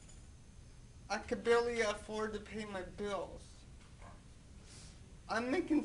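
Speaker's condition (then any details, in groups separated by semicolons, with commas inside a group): Cerebral palsy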